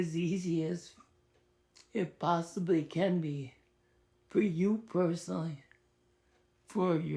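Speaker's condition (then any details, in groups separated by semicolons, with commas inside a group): ALS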